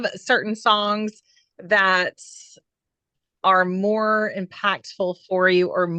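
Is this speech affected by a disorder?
No.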